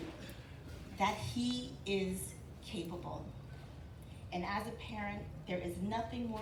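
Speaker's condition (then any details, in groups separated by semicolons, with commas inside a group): No condition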